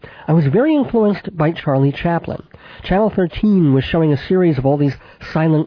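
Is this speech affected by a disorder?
Yes: cleft palate with lisp, cleft lip and palate, mild; mild residual lisp, sibilant s, voice not especially nasal, childhood consonants formed via sinuses, back of throat.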